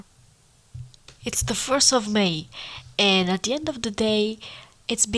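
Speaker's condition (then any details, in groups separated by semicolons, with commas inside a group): No condition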